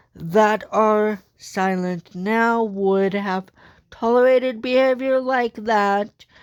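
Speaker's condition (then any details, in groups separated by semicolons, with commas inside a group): Cerebral palsy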